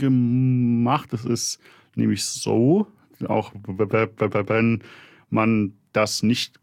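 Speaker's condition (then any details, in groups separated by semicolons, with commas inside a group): Stuttering; past Kasseler Stottertherapie with fluency shaping approach; stutter slightly noticeable at start, becoming more audible later in episode; repeated sounds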